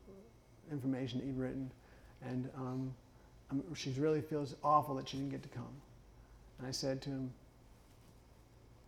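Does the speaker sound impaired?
Yes: Parkinson's; some speech issues, ice water harms vocal cords, drinks warm water, speech therapy judged unnecessary.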